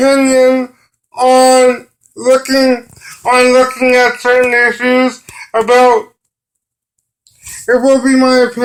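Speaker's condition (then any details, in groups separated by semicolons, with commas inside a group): Cerebral palsy; brain damage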